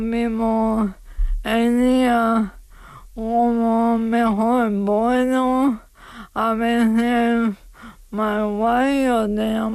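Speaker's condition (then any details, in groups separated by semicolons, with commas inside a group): ALS; diagnosed at about age 35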